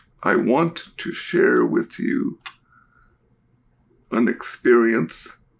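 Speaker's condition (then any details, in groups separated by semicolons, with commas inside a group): Cerebral palsy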